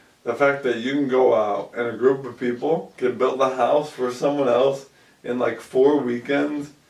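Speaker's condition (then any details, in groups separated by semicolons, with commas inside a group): ALS; about 2 years since onset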